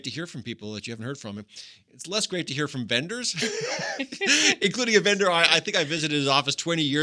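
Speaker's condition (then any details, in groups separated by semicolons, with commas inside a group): No condition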